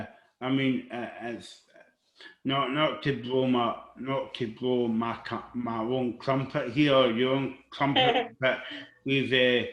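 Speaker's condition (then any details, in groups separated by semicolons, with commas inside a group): Cerebral palsy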